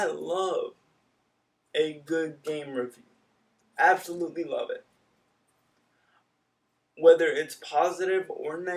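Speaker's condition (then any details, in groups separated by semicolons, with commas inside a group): Cerebral palsy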